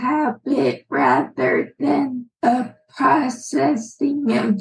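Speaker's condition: Aphasia; brain AVM rupture with bleed after junior year of college, AVM removed in life-saving surgery; 3 years out, still improving, had daily 9-to-5 physical, occupational, speech therapy, hours reduced; talks poorly, intellect intact

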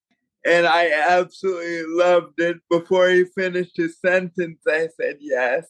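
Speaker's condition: Cerebral palsy; born prematurely at 3 pounds 7 ounces

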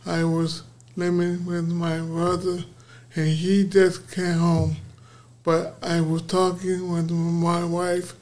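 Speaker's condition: Aphasia; aphasia after four strokes, first the worst, arms and slurred speech, later vision and balance; on warfarin after third stroke linked to previous medication, blood clots, transfusions, neck problems; speech strengthened through recovery, now speaking on podcast

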